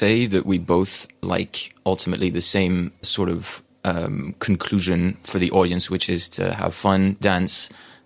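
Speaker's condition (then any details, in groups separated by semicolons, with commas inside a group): No condition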